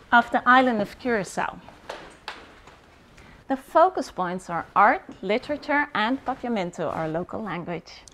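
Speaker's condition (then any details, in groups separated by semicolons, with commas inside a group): No condition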